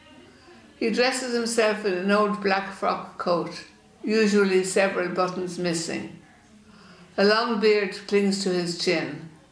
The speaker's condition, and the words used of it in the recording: Parkinson's disease. And I would run out of puff when I was trying to talk.